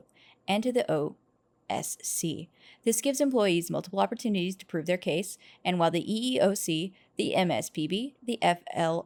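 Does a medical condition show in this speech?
No.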